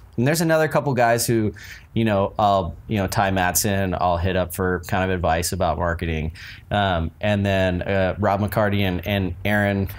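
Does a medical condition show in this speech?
No.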